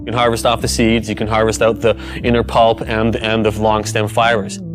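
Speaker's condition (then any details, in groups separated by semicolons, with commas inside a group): No condition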